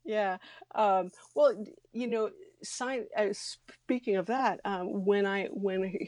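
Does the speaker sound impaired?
Yes: stuttering; secondaries of dropping chin and shutting eyes, works to keep eye contact; voice described as different, stutters openly; stuttering much less when signing, could stutter when voicing while signing, voice off for ASL; here repeated sounds, prolonged sounds.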